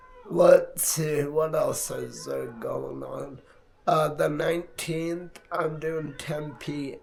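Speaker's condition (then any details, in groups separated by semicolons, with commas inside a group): Multiple sclerosis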